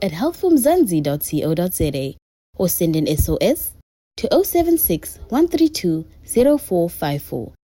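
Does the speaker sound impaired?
No.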